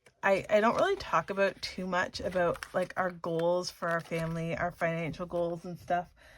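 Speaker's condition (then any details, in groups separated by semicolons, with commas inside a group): No condition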